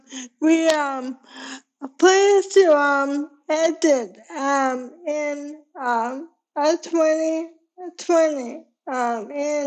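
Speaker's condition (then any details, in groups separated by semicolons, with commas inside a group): ALS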